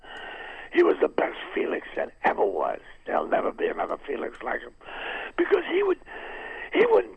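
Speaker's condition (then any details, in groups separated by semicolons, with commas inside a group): Throat cancer, vocal cord removed, partial laryngectomy, right vocal cord removed; vocal surgery removing part of larynx including right vocal cord, now a stump; years after laryngeal surgery, talking does not hurt; voice lost after surgery, left cord trained to reach past midline to stump for sound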